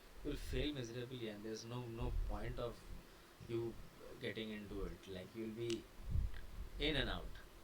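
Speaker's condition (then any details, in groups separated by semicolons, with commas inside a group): No condition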